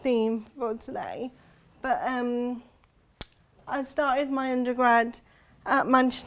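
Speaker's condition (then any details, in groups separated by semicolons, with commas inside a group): Cerebral palsy; since birth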